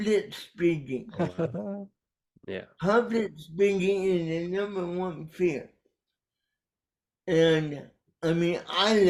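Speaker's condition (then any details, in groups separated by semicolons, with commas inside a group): Cerebral palsy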